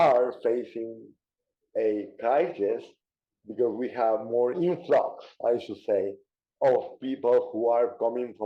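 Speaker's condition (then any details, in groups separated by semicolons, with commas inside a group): Cerebral palsy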